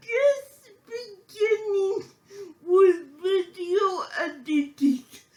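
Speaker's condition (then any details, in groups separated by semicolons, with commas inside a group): Cerebral palsy; shaky speech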